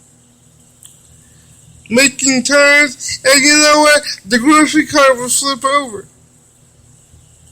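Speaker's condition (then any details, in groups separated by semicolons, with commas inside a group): Cerebral palsy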